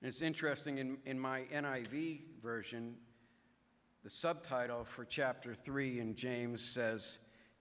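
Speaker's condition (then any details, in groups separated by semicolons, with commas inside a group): No condition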